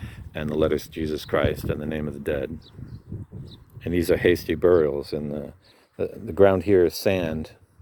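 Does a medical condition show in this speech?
No.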